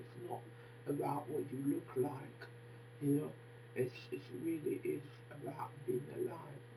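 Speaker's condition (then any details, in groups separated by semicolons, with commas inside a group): Facial palsy; can barely hear own speech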